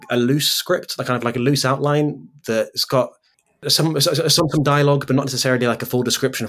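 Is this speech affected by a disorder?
Yes: stutter; speech impediment; disfluent moment noted during this recording; makes recording podcasts difficult, still runs own podcast; here repeated sounds, repeated words, prolonged sounds.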